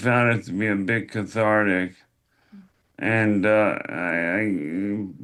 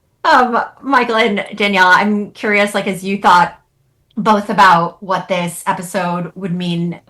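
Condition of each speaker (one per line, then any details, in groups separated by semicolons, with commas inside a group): ALS; first symptom in one hand, likely bulbar form; wheelchair user, advanced, estimated 16 to 18 months left; could barely speak during filming, says speech still present
No condition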